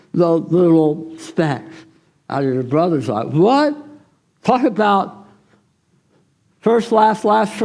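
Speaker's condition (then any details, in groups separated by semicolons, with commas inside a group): Tongue cancer surgery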